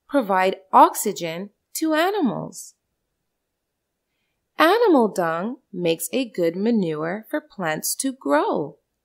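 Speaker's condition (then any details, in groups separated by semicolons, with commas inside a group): No condition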